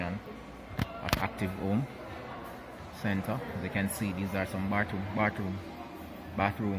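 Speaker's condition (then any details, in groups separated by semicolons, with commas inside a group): No condition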